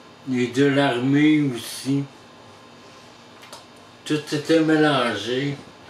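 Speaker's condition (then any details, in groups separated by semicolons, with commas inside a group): Traumatic brain injury; surgery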